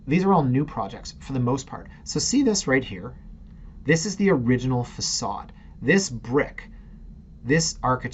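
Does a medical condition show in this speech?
No.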